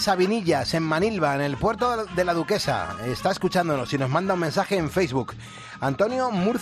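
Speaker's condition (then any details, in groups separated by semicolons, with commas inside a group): No condition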